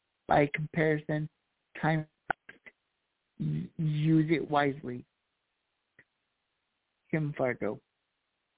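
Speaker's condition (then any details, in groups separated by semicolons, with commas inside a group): Cerebral palsy; voice improved over last year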